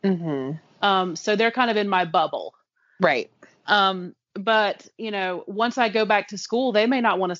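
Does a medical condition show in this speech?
No.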